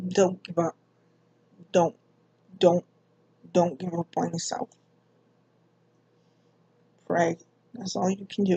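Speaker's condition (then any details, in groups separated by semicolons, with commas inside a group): Cerebral palsy; severe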